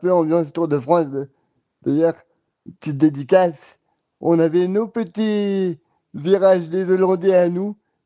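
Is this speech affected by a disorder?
Yes: cerebral palsy; cerebral palsy causing quadriplegia since birth; round-the-clock personal assistants, sophrology, pool and osteopathy sessions.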